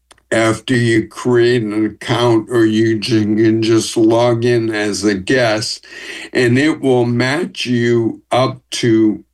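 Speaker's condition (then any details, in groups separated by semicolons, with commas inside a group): ALS; limb-onset, first symptom sudden herky-jerky walking, diagnosed about two years after symptom onset; speech audibly affected, formerly fast talker, voice banking via Team Gleason word banking program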